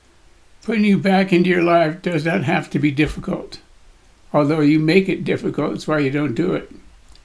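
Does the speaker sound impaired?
Yes: Parkinson's disease; Parkinson's disease at age 76 to 77, body tremor, shaking stops when holding heavy weights; voice shakes.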